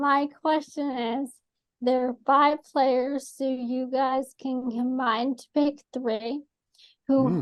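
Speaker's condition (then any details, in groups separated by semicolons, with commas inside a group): ALS; atypical case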